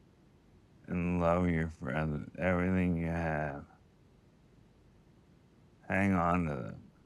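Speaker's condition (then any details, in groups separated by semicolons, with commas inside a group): ALS; first symptom in one hand, likely bulbar form; died age 53, slowly progressive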